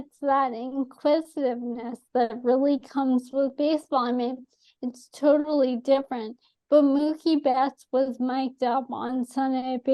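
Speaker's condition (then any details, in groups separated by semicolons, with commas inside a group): ALS; atypical case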